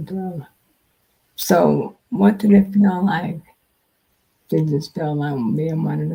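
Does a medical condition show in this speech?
Yes: multiple sclerosis.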